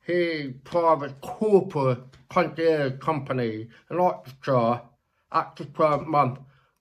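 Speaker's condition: Deafness; born deaf

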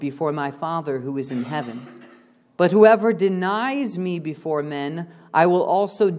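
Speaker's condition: No condition

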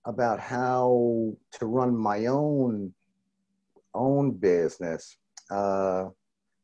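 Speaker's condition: Stutter; persistent into adulthood; frequent word and phrase repetitions, many filler and interjection insertions; repeated words, prolonged sounds

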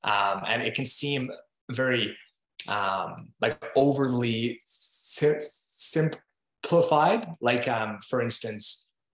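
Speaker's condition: Stutter; stutter since childhood, speech therapy as child, attended stuttering meetings in California twice in a year; stutter persisting in adulthood, audible in conversation; frequent fillers um and uh, word and phrase repetitions, coping mechanisms to hide stutter; repeated sounds, prolonged sounds

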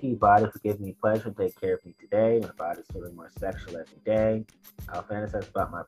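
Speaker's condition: No condition

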